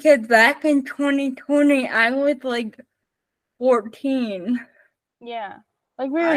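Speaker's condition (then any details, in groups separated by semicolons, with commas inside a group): Spastic cerebral palsy, mixed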